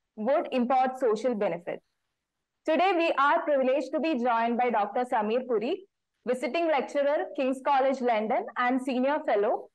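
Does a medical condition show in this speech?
No.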